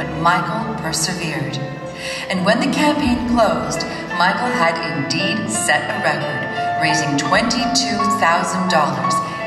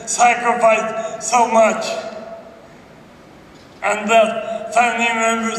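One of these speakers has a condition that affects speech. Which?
The second: traumatic brain injury; motor vehicle accident, coma, hyperbaric oxygen therapy; over 6 years since injury, ongoing speech and walking rehab; speechless after coma, regained with speech therapy, still improving.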